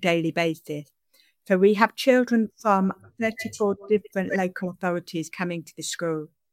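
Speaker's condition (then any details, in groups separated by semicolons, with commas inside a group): Deafness; signing and speaking at the same time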